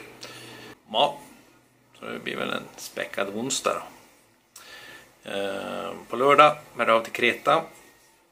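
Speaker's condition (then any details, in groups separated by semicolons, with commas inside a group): No condition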